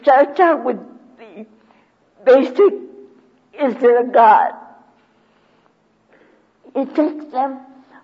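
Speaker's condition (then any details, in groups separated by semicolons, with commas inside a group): Cerebral palsy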